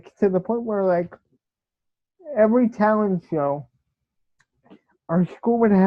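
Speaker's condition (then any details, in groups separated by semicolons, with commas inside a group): Cerebral palsy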